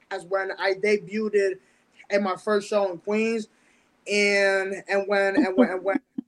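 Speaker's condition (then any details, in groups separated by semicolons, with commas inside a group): Stutter; mild speech impediment with stuttering since about age 10, autism spectrum, intellectual learning disability from birth; fears certain words coming out, avoids long talking on stage, expresses self differently; repeated sounds, repeated words, prolonged sounds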